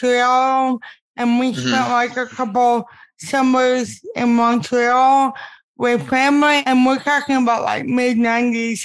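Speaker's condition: Cerebral palsy; impaired speech

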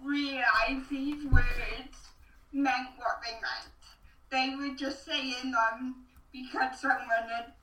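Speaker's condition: Cerebral palsy

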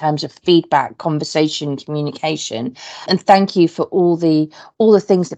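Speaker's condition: No condition

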